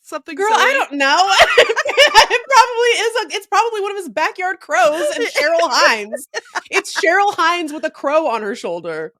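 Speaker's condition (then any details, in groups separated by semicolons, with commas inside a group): No condition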